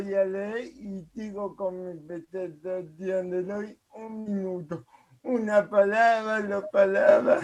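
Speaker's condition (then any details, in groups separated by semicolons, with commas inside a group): Cerebral palsy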